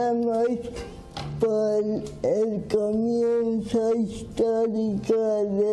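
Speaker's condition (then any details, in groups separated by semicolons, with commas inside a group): Cerebral palsy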